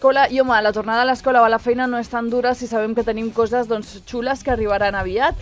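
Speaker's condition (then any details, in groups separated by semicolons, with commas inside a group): No condition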